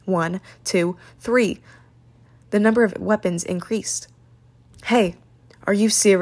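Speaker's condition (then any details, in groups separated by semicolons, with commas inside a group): No condition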